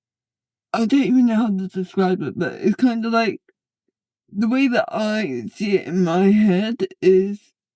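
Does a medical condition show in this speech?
Yes: cerebral palsy.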